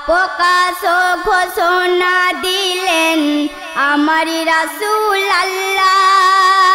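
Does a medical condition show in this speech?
No.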